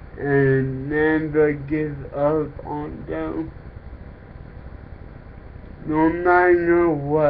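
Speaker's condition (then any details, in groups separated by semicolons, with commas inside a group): Cerebral palsy; affects speech, talks differently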